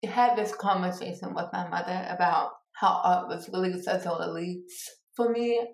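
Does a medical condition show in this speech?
Yes: cerebral palsy; born two months premature.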